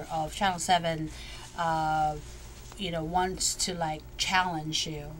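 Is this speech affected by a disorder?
No.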